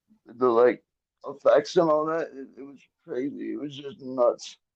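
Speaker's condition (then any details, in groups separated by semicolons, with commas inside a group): Cerebral palsy; quadriplegic from birth, brain injury from brain bleed at birth, arms and legs affected, cannot walk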